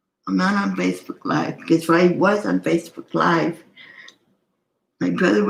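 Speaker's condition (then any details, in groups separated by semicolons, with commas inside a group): Cerebral palsy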